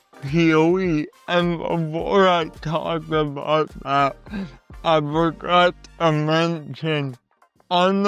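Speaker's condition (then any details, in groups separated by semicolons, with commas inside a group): Cerebral palsy; voice often not understood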